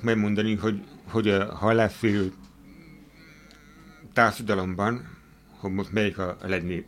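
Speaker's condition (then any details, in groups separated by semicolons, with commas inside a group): Hearing impairment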